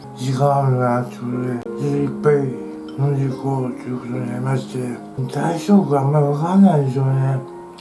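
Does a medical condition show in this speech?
Yes: tongue cancer, partial glossectomy.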